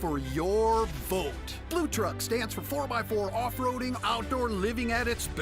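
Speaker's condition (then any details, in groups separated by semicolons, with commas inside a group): No condition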